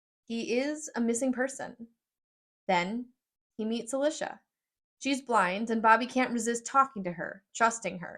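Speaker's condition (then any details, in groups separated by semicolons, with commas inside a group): No condition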